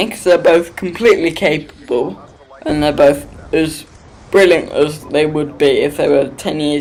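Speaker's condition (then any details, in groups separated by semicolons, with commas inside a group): Cerebral palsy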